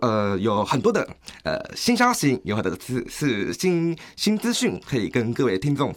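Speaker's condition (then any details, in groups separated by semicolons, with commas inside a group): Bilateral hearing loss; many assistive devices over years, cochlear implant; currently using cochlear implant; voice slightly different from typical speakers, clear, good oral expression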